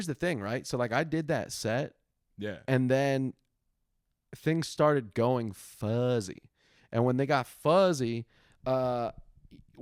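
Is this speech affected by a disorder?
No.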